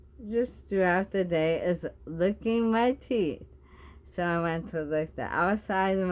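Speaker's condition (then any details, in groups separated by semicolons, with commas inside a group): Bulbar ALS; bulbar onset in lip and tongue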